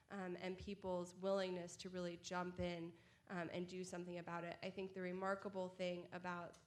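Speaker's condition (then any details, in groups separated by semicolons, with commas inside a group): No condition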